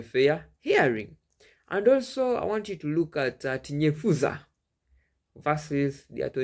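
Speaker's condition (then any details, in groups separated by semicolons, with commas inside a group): No condition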